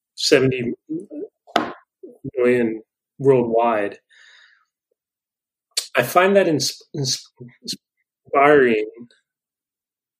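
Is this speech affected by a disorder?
Yes: stuttering; lifelong, persisting into adulthood, long kept unspoken, now openly accepted; still stutters; here repeated sounds, prolonged sounds, blocks.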